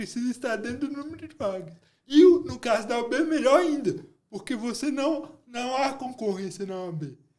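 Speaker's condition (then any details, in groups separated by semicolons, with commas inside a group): Cerebral palsy; low brain oxygen at birth, delayed delivery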